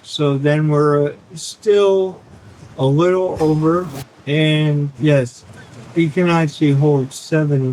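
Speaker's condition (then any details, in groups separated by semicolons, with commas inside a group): Cerebral palsy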